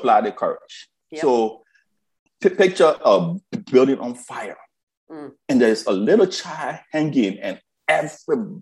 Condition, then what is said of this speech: Stuttering. I still have insecurities around stuttering.